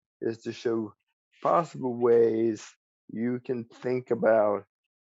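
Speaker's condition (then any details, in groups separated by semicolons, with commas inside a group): ALS; about 1.5 years since diagnosis, slow progression; speech still preserved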